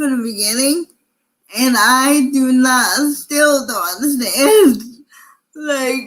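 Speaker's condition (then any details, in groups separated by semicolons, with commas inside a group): Cerebral palsy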